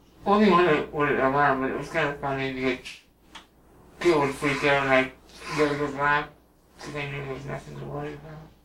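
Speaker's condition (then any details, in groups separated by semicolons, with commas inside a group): Duchenne muscular dystrophy; progressive weakness, lost walking and respiratory strength, no tracheostomy; 24-hour noninvasive mouthpiece ventilation, night ventilation from 23; breathes through mouthpiece held by lips, glossopharyngeal breathing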